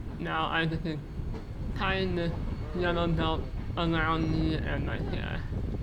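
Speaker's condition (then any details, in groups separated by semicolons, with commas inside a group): Muscular dystrophy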